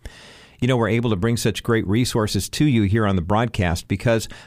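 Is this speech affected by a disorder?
No.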